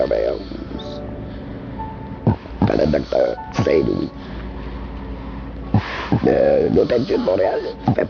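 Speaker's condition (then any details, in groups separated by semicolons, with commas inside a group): Laryngectomy; electrolarynx or voice prosthesis, stoma occluded to speak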